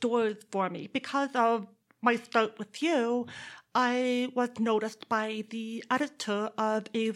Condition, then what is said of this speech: Deafness. When you are deaf and you're born in Texas, you put those two together and this is what comes out.